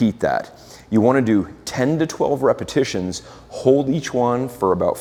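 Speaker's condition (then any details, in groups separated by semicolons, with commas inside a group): No condition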